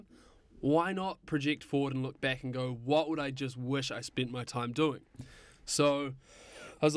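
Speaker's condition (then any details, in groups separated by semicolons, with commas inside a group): No condition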